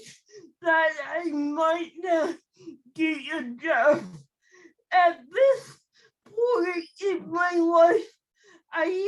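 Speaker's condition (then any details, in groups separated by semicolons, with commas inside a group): Cerebral palsy; oxygen deprivation at birth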